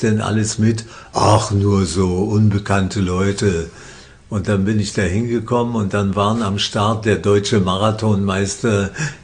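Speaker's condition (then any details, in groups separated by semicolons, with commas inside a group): Parkinson's disease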